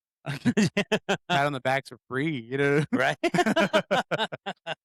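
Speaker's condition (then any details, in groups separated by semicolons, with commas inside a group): No condition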